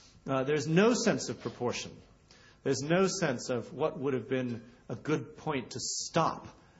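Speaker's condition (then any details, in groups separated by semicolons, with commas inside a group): No condition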